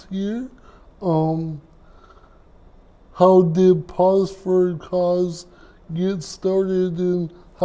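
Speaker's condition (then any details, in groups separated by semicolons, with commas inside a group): Cerebral palsy; present from birth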